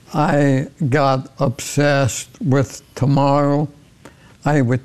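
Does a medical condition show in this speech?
Yes: ALS; progressive ALS.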